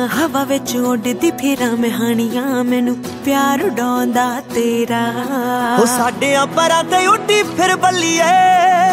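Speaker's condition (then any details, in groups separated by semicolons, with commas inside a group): No condition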